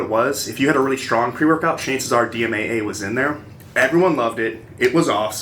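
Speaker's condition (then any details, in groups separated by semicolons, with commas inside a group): No condition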